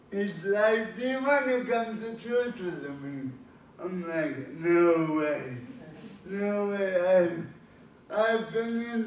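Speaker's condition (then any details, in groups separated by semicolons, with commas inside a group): Cerebral palsy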